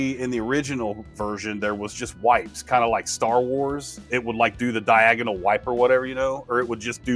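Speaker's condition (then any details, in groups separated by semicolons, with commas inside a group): No condition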